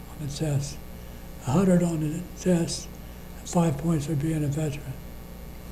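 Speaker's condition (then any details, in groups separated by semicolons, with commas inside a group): Parkinson's disease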